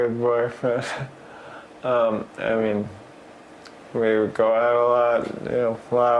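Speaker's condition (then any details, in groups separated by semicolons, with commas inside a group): ALS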